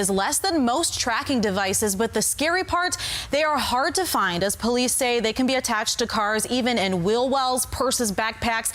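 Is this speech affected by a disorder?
No.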